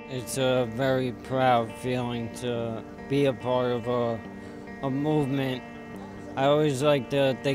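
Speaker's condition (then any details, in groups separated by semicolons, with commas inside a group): ALS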